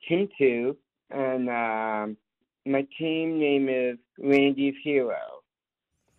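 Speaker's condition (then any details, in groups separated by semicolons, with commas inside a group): Down syndrome; describes self as very capable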